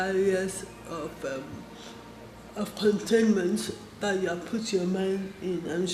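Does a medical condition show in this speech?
Yes: cerebral palsy; affects handwriting.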